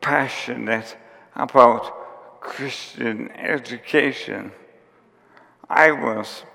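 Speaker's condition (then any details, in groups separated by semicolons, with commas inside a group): ALS; onset with tiredness and clumsiness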